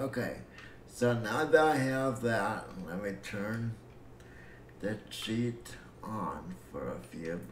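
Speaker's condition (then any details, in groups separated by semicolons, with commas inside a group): Cerebral palsy; breathing fine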